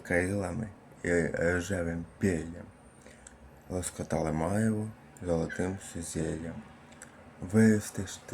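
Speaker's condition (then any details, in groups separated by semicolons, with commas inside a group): Cerebral palsy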